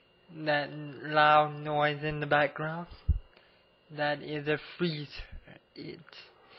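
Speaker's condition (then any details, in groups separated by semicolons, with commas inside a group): Cerebral palsy; abnormal voice, can barely talk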